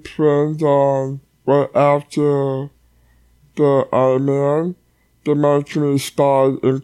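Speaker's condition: Down syndrome; congenital, surgeries in early childhood; father repeatedly prompts to speak up

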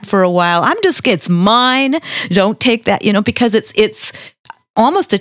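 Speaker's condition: No condition

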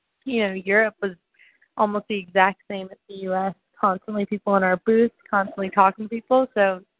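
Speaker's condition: No condition

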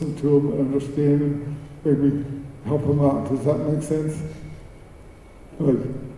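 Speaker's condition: Cerebral palsy; speech

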